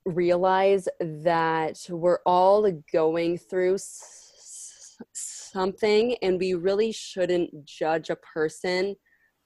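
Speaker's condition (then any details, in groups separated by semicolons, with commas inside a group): Stuttering; stutter since childhood, mild and controllable in childhood, later worsened, individual speech therapy at 16; current speech therapy with male therapist aiming to regain childhood control, breathing and singer/actor techniques; worse with stress, anxiety and adults, less when whispering, angry, alone; prolonged sounds, blocks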